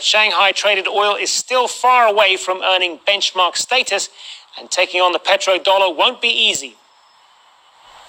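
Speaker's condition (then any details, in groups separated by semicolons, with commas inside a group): No condition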